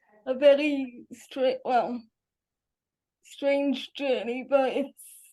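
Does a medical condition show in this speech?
Yes: cerebral palsy.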